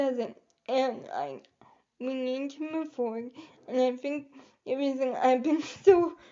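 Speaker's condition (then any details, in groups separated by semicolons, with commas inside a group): Cerebral palsy; quadriplegic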